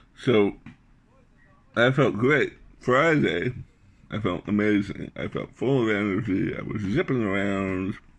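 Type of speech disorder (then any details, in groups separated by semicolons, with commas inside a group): Speech after glossectomy; tongue cancer glossectomy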